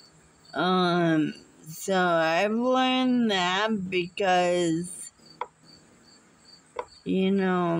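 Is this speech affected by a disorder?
Yes: muscular dystrophy; unable to walk.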